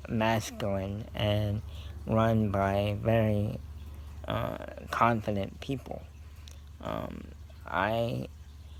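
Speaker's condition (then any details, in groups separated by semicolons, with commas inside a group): Cerebral palsy; scoliosis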